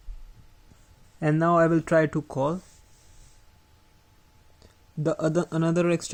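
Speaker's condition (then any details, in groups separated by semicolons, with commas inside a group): No condition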